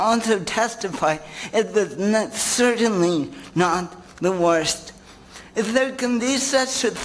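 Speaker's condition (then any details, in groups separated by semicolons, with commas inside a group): Cerebral palsy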